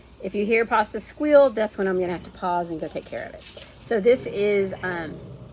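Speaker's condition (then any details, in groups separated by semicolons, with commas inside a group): No condition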